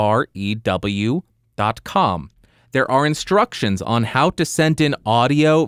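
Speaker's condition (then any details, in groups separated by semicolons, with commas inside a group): No condition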